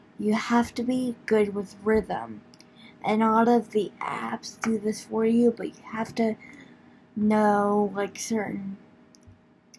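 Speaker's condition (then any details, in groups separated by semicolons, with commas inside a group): Cerebral palsy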